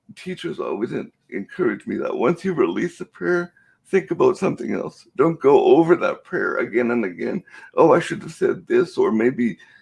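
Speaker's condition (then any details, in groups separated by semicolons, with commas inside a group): Cerebral palsy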